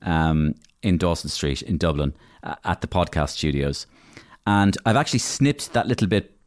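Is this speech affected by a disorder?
No.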